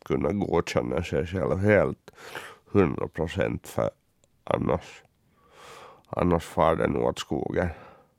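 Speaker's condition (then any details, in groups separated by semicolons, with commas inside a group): Cerebral palsy; uses wheelchair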